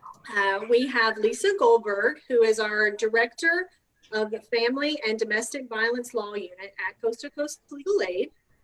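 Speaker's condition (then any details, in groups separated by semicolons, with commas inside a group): No condition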